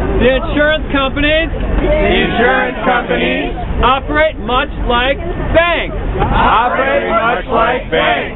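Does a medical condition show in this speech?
No.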